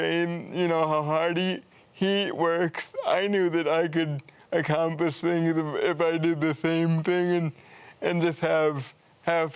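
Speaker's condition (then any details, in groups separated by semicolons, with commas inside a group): Cerebral palsy; from birth, premature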